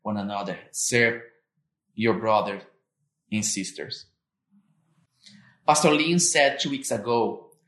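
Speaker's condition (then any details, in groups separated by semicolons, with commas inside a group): No condition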